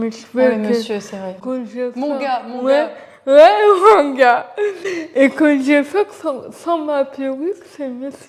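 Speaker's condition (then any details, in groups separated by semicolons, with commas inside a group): Cerebral palsy; from birth, uses wheelchair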